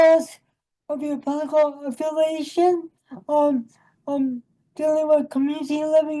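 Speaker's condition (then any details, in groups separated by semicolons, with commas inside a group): Cerebral palsy; from birth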